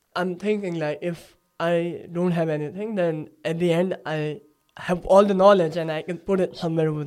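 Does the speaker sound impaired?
Yes: cleft palate; nose previously tilted.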